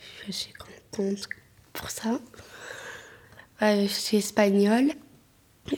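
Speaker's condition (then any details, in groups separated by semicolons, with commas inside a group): Down syndrome; trisomy 21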